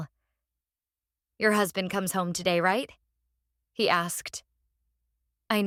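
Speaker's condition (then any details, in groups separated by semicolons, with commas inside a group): No condition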